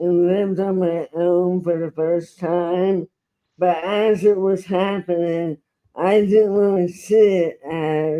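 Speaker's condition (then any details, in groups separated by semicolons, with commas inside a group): Traumatic brain injury; left arm spastic, tongue paralyzed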